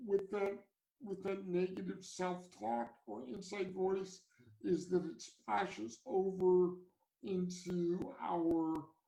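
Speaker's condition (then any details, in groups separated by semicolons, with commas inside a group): Cerebral palsy; from birth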